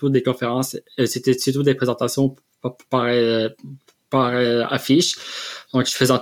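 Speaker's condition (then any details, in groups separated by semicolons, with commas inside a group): Stuttering; speech therapy in Quebec for 5 to 7 months; blocks, repetitions, stutters more when stressed or anxious, blocks on Zoom, barely able to answer; repeated sounds, repeated words, prolonged sounds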